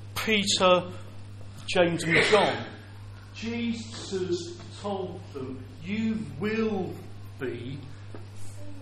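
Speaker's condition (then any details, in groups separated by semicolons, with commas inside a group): Stammer; repeated sounds, prolonged sounds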